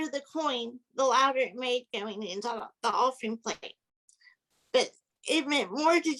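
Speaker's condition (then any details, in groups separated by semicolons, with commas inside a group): Cerebral palsy; physical disability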